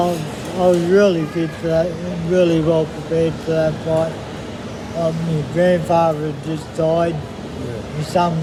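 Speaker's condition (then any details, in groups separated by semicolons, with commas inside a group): MND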